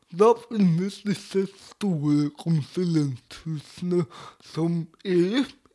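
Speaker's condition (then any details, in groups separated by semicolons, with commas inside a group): Cerebral palsy; speech difficulties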